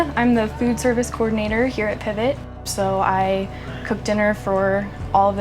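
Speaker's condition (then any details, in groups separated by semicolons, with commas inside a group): No condition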